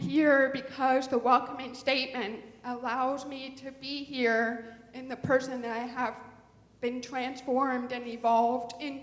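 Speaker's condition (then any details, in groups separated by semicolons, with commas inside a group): Deafness; born deaf, profound hearing loss, some cochlear hair cells left but insufficient, cochlear implant chosen by doctor father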